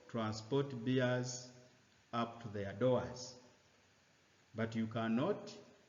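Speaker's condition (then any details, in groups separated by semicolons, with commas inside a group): No condition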